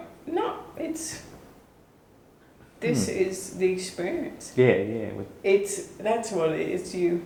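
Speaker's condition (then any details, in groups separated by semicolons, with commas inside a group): ALS/MND; progressive paralysis, prior immunoglobulin therapy, deterioration continuing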